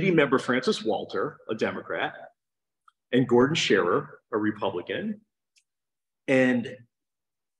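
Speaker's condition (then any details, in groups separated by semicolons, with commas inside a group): No condition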